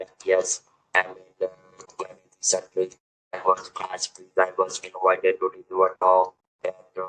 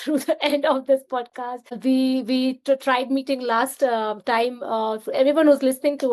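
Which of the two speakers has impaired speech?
The first: throat cancer, electrolarynx user; stage 4, surgery removing natural voice, radiotherapy; several years after diagnosis; natural voice permanently lost, speaks with electrolarynx.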